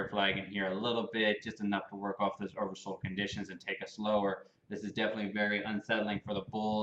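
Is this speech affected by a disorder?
No.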